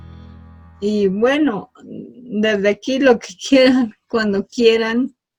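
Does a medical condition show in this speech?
Yes: cerebral palsy from birth.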